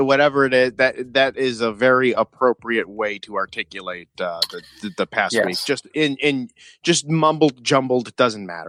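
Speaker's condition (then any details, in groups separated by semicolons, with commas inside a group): No condition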